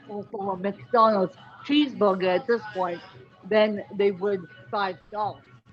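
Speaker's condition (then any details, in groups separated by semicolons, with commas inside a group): Cerebral palsy, mixed, moderate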